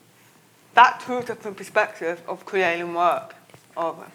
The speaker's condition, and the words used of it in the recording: Deafness. We both have different views on the world, because I'm oral.